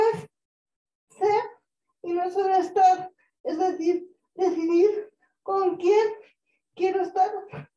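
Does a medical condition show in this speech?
Yes: cerebral palsy.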